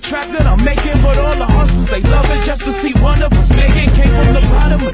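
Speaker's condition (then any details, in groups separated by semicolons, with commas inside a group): No condition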